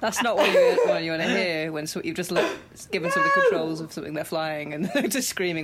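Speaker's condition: No condition

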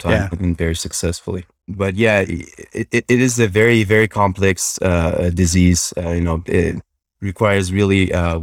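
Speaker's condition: No condition

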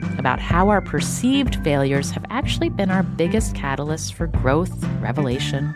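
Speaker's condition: No condition

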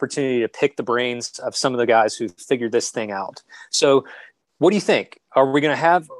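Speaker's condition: No condition

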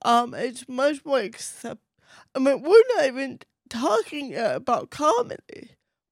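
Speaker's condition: Cerebral palsy, mild; voice affected

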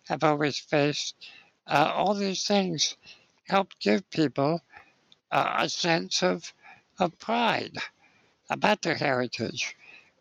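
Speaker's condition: Spinal muscular atrophy; lifelong wheelchair use

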